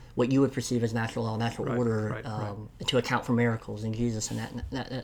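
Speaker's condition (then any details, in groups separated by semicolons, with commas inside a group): Cleft lip and palate; congenital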